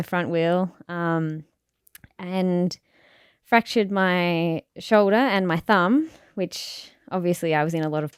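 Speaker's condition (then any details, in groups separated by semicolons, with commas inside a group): No condition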